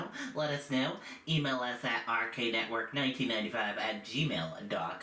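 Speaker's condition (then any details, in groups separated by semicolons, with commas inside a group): No condition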